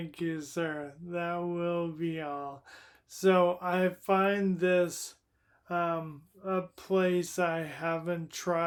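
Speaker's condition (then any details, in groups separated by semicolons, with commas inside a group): Primary lateral sclerosis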